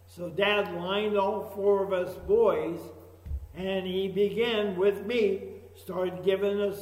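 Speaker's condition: ALS; ALS diagnosed this past spring, no cure, affects speaking, swallowing, walking; talking sounds funny and goofy, frequent aspiration when eating

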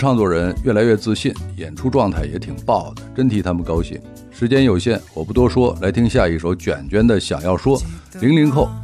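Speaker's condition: No condition

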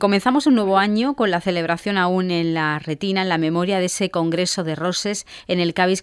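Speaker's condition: No condition

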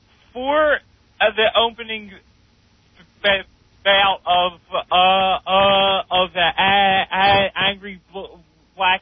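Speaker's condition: Stuttering; speech impediment noted by host, no stuttering when yelling; repeated sounds, prolonged sounds, blocks

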